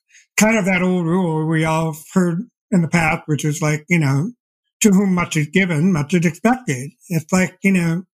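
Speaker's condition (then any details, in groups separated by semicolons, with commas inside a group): Deafblindness; progressive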